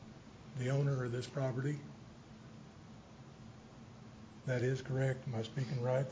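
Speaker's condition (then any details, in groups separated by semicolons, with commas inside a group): Parkinson's; not speaking too fast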